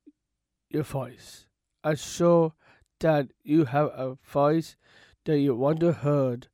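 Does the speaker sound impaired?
Yes: Down syndrome; learned to talk.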